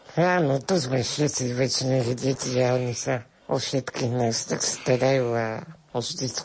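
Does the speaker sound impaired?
Yes: spinal muscular atrophy with tracheostomy; congenital progressive muscle wasting, onset early childhood, tracheostomy at age 14, ventilator breathing support; had to learn to push ventilator-delivered air up to vocal cords to speak.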